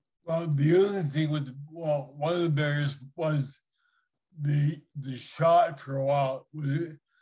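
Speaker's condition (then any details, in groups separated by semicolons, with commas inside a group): Huntington disease; inherited; late onset after 40s, strong symptoms, progressing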